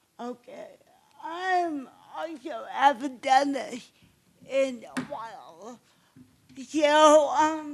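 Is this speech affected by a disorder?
Yes: cerebral palsy; obvious speech impairment.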